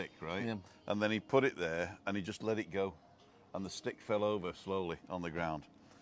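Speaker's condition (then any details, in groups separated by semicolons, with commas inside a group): No condition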